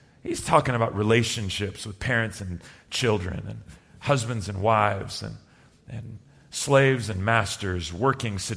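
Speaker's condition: No condition

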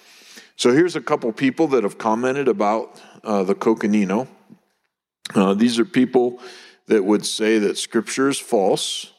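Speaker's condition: No condition

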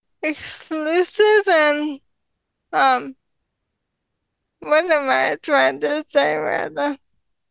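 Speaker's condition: ALS; diagnosed at age 33, slower progression than expected, power in legs not arms

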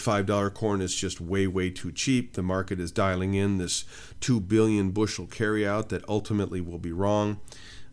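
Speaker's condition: No condition

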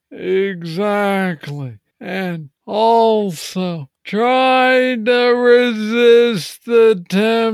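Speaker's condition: Parkinson's disease, young onset; diagnosed age 35

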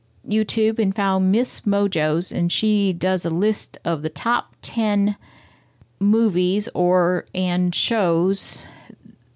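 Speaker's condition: No condition

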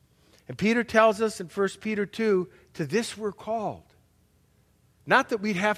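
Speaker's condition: No condition

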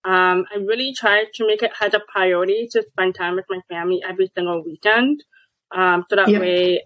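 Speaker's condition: Deafness, hard of hearing

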